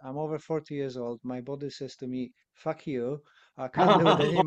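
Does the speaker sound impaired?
No.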